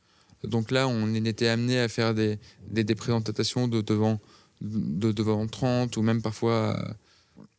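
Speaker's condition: Stuttering; severe blocking until end of high school and start of preparatory classes; ongoing stutter, still a challenge; formerly unable to say two words in a row, now frequent word repetitions and fillers; repeated sounds

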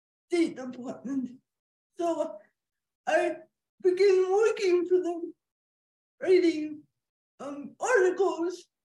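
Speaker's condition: Cerebral palsy, quadriplegia; nurse helps

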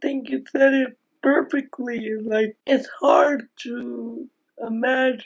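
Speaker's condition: Aicardi-Goutières syndrome; diagnosed at age 10, symptoms first thought to be cerebral palsy, ongoing medications; still able to speak, can put experiences into words

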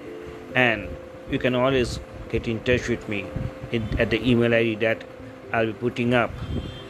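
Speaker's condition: No condition

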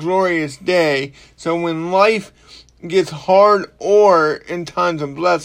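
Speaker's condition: Cerebral palsy; ongoing

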